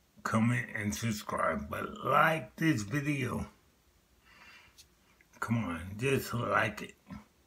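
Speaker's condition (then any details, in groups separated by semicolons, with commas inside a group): Multiple sclerosis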